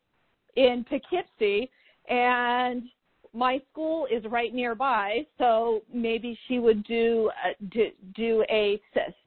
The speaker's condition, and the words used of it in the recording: Stuttering. Especially since I am one of the few stuttering female comics in the world.